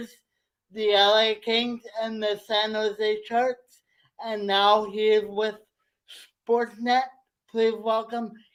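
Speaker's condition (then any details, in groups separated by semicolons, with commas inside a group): Cerebral palsy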